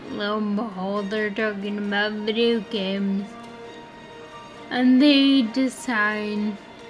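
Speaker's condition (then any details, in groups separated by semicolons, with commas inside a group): Friedreich's ataxia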